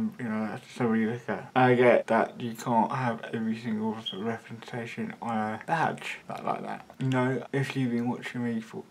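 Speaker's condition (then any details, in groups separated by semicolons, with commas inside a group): Cerebral palsy, mild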